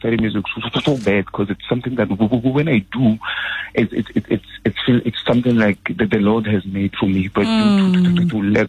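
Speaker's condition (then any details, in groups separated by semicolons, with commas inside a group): Stutter; present since growing up; phone caller from Limpopo, sings Frank Sinatra's Fly Me to the Moon on air; stutters when speaking, no stutter when singing or doing music, music has helped; repeated sounds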